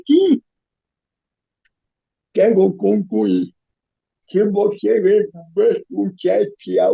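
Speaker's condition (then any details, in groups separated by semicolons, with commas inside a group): Cerebral palsy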